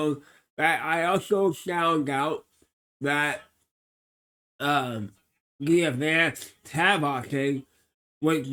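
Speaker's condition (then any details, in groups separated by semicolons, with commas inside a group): Cerebral palsy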